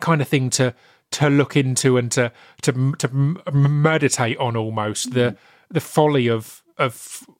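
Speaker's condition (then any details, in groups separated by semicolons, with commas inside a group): Stammer; stutter, unnoticed during rapping and spoken word years, noticed with radio show and podcast, works with STAMMA; can record self-tape version not stammering, or one letting stammer show freely; repeated words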